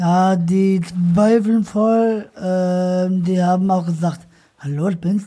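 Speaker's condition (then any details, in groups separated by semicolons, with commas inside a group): Down syndrome; trisomy 21 from birth, born five weeks early, emergency surgery after birth in Hannover, formerly wore back corset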